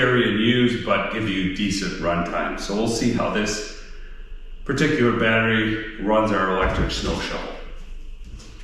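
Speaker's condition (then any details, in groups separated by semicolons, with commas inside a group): No condition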